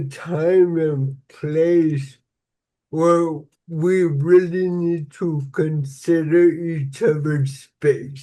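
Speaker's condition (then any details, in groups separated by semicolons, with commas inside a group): Cerebral palsy; somewhat slurred speech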